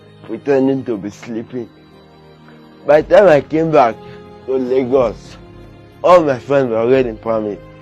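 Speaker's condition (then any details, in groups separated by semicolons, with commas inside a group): Cerebral palsy; limits movement and coordination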